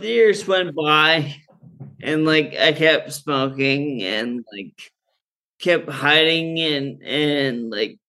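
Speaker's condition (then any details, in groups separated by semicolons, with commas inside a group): Friedreich's ataxia; genetic neurodegenerative movement disorder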